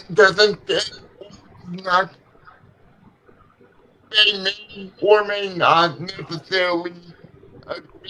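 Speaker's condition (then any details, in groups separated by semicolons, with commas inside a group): Cerebral palsy; legs affected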